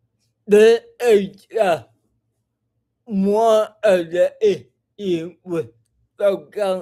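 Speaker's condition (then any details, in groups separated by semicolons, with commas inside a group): Cerebral palsy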